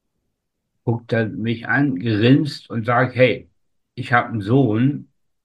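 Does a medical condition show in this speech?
Yes: spastic tetraparesis; from birth, oxygen deprivation during delivery, umbilical cord around neck, considered incurable; largely resolved by own account, age 62.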